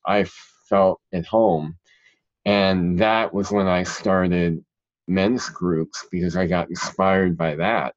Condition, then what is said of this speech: Cleft palate. And I have a speech impediment that I still have.